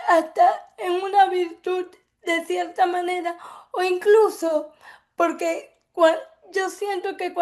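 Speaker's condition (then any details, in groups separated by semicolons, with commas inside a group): Cerebral palsy; affects speech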